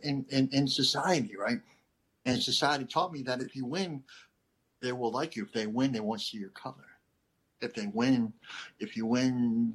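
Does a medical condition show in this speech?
Yes: cleft lip and palate; stuttering and unclear speech as a child.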